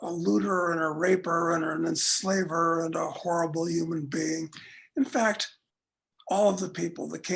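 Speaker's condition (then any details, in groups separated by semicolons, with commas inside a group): No condition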